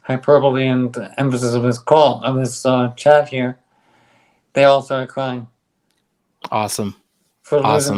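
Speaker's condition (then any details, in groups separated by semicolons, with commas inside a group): ALS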